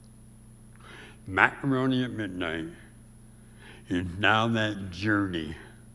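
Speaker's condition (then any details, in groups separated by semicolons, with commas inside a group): Severe speech impediment; from early childhood, could not talk at all as young child, first operation in North Dakota hospital; white woman taught tongue movement, chewing food and speaking, impediment heard on radio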